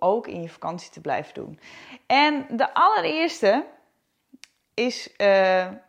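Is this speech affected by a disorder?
No.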